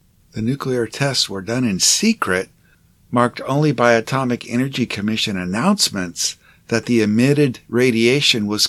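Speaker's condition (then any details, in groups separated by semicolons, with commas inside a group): No condition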